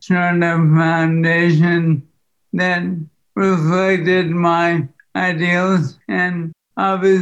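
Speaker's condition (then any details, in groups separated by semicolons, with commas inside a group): ALS; diagnosed in Kansas, losing ability to use muscles; speech has declined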